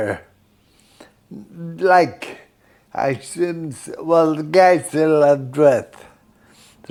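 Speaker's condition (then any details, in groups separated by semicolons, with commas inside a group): Friedreich's ataxia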